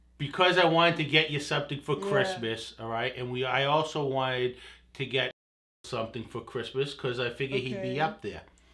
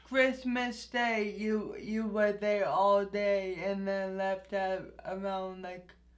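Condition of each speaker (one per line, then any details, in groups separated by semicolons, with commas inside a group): No condition
Anoxic brain injury; early rehab, Hoyer lift transfers, small therapy improvements; yes/no by mouth or tongue, thickened liquids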